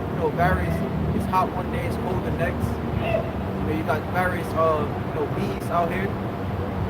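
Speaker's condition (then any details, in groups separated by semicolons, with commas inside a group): No condition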